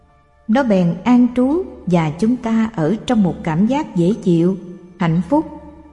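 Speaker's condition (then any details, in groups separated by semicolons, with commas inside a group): No condition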